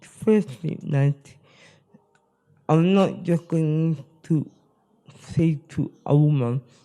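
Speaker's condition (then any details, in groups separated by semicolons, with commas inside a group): Spastic cerebral palsy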